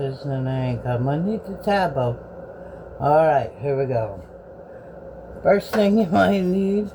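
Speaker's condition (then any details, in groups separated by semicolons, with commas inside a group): Bell's palsy; voice may be unclear, uses straws for drinking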